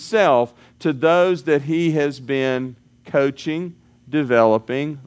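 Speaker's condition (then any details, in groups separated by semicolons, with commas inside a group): No condition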